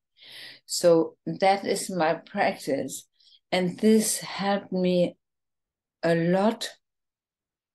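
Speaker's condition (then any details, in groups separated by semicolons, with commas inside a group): ALS, bulbar form, bulbar onset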